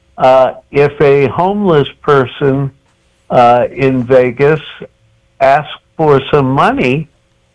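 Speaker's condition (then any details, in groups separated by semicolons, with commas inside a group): Cerebral palsy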